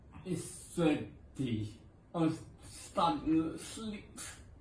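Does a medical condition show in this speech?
Yes: ataxia.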